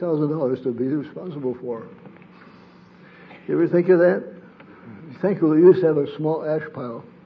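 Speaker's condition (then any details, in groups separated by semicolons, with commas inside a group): Parkinson's disease; sleep disrupted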